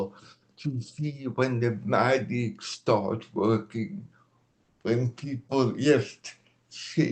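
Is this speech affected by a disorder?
Yes: cerebral palsy.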